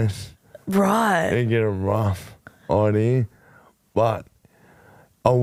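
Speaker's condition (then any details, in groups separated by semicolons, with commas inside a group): Motor neurone disease; voice became very nasal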